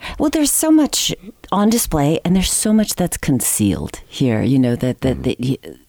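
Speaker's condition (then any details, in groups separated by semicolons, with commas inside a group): No condition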